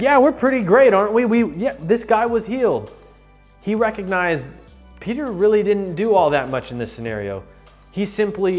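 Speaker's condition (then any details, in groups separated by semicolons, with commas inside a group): No condition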